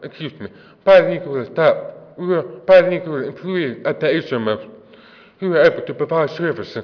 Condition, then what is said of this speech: Deafness. If you don't understand something I said, please let me know.